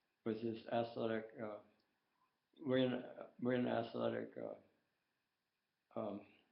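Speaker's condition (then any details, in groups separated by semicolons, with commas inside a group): Tongue cancer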